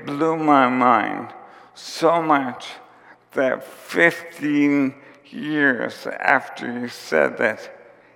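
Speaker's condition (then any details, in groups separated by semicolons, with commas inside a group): ALS; onset with tiredness and clumsiness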